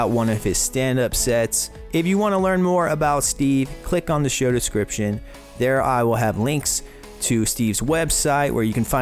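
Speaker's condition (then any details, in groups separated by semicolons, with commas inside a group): No condition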